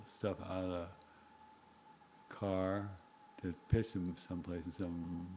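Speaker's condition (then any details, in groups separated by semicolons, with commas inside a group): Parkinson's disease; very quiet speech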